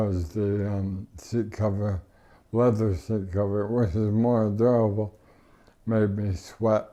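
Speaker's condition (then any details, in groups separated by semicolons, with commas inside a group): ALS; no tracheostomy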